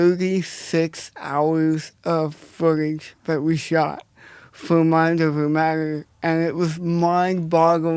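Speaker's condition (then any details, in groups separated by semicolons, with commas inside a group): Cerebral palsy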